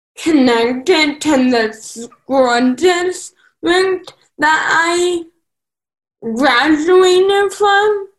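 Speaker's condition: Cerebral palsy; unable to drive

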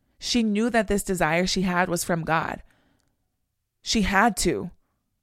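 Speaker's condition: No condition

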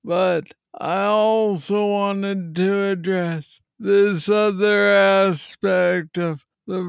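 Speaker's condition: Parkinson's disease; young onset

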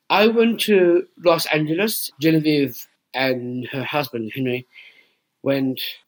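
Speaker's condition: Down syndrome

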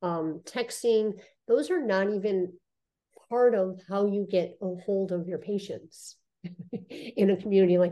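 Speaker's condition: Cleft lip and palate; congenital

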